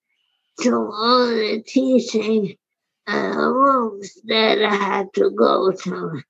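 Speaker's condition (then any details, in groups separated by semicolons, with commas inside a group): Primary lateral sclerosis; progressing, physical and occupational therapy, ALS clinic, ALS Association Philadelphia support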